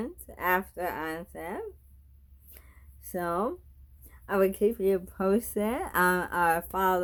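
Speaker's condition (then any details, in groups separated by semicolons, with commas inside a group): Bulbar onset ALS; bulbar onset, tongue atrophy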